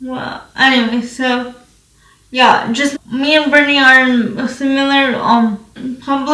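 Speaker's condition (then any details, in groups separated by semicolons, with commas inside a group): Cerebral palsy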